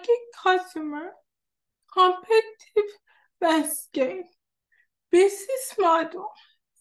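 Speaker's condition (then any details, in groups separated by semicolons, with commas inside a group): Cerebral palsy; affects hand, hand tremor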